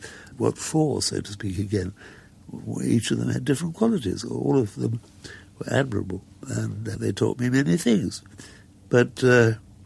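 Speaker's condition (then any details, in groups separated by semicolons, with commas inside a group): Muscular dystrophy; progressive, wheelchair user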